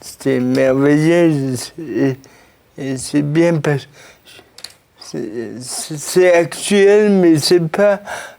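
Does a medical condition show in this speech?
Yes: cerebral palsy; since birth, birth injury.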